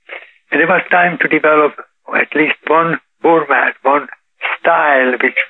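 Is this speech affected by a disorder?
Yes: Parkinson's disease; Parkinson's detected about 8 years ago, now 84, daily yoga practice and 3-mile walks credited; symptoms reportedly undetectable by others.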